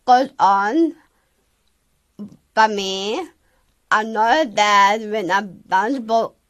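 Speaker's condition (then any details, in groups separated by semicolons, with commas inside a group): Down syndrome; age 20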